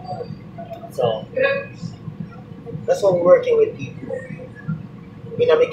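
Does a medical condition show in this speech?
No.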